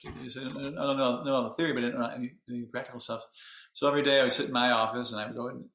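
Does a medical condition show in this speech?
Yes: Parkinson's disease; hard on voice, needs about two weeks of singing practice to regain voice.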